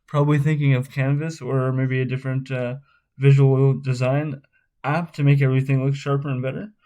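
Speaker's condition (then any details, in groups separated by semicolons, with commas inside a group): Spastic cerebral palsy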